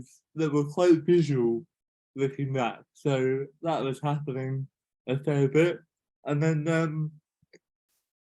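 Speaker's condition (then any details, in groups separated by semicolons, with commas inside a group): Cerebral palsy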